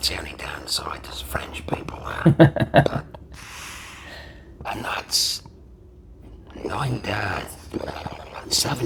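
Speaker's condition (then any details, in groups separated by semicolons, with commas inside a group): Laryngectomy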